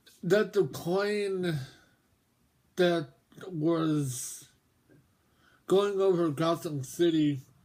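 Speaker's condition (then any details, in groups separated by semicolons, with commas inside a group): Mobius syndrome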